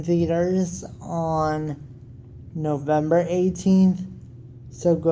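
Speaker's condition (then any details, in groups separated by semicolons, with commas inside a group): Cerebral palsy; wheelchair user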